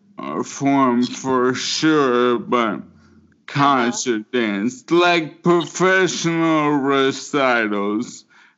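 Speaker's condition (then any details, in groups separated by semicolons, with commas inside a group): Motor neuron disease; form of ALS (Lou Gehrig's disease)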